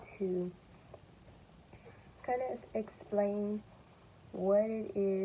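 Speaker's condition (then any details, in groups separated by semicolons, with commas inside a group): No condition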